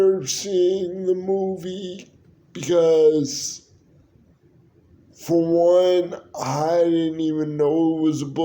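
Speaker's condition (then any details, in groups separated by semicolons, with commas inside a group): Cerebral palsy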